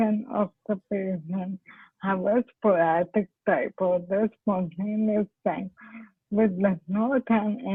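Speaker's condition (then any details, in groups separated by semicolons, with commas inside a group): ALS; stem cell therapy, progression reportedly halted, cannot walk, weakness; speech impaired, once unintelligible, now comprehensible, poor voice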